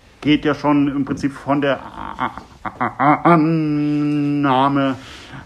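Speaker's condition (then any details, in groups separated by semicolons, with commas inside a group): Stuttering; developmental, lifelong, possibly inherited, father stuttered, brother fluent, logopedic speech therapy, constant since second grade; severe stuttering, poor simultaneous coordination of breath, tongue, lips and speech; choppy, repetitions, blocks, none when singing, milder talking to pet, throat sometimes hurts; prolonged sounds, blocks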